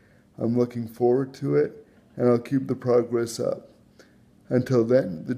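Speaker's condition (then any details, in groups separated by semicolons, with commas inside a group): Cerebral palsy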